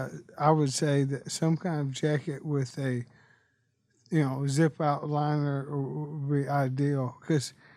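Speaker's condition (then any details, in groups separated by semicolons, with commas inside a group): ALS; bulbar-upper onset, tongue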